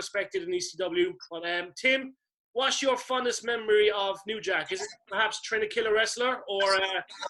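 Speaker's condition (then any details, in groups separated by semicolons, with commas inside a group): No condition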